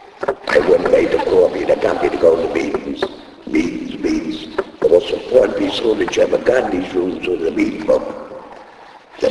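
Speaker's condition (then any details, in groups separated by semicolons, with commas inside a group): Laryngectomy; speaks using device in throat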